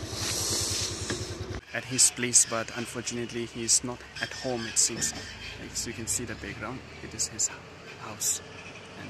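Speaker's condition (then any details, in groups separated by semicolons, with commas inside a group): No condition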